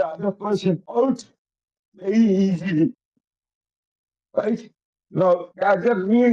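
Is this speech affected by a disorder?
Yes: cerebral palsy; affects coordination.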